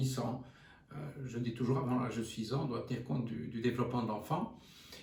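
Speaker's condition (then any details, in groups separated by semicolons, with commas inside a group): No condition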